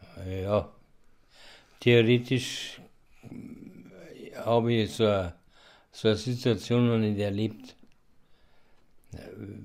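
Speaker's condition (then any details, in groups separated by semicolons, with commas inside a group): Parkinson's disease, rigor-dominant; muscle rigor not tremor, onset mid-1990s, diagnosed at 50 by Munich specialist, 2009 deep brain stimulation; speaks normally but slower, earlier could not hold tone or voice, saw speech therapist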